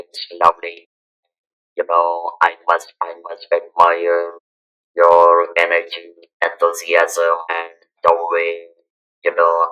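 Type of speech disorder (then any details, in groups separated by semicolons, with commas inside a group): Electrolarynx speech; throat cancer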